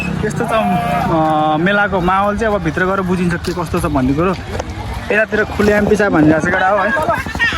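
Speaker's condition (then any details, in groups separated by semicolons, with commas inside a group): No condition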